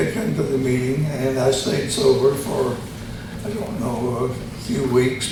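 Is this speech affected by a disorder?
Yes: tongue cancer surgery; both sides of tongue.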